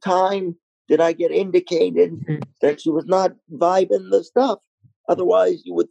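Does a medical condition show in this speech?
Yes: cerebral palsy, mild.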